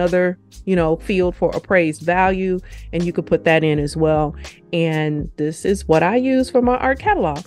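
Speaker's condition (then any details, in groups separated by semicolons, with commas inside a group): No condition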